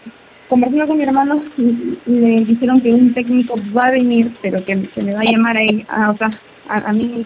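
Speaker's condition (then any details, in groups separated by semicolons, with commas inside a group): No condition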